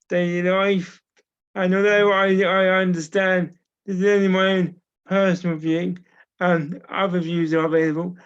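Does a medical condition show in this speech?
Yes: cerebral palsy.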